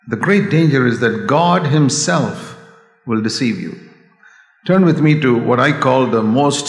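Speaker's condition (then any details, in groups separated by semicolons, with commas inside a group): No condition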